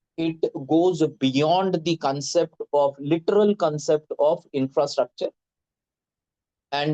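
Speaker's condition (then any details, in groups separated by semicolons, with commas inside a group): No condition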